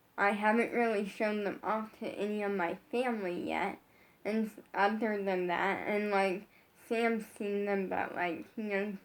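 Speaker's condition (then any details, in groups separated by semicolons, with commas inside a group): Brain injury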